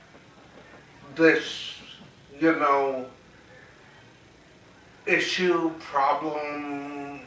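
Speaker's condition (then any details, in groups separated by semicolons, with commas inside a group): Cerebral palsy; very mild form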